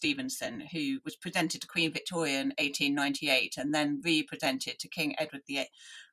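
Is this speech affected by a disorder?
Yes: deafness; hopeless and unwieldy.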